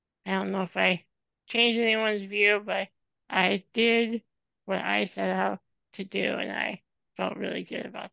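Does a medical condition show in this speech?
Yes: spinal muscular atrophy; from birth.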